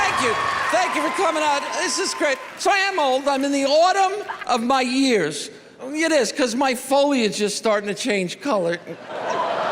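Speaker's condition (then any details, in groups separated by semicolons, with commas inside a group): No condition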